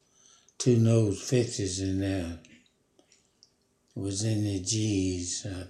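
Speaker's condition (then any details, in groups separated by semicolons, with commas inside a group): Parkinson's disease; never broken a bone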